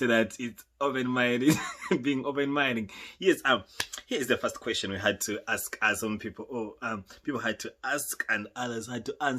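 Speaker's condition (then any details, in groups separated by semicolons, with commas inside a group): No condition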